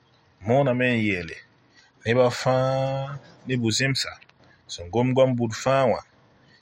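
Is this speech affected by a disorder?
No.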